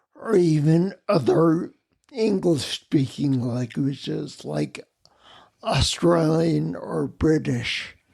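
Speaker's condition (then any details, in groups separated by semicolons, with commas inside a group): Multiple sclerosis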